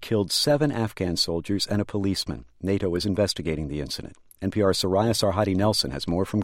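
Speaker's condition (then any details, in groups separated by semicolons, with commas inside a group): No condition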